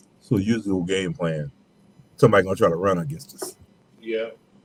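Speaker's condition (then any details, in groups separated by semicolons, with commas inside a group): No condition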